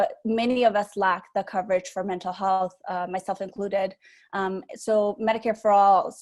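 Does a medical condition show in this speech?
No.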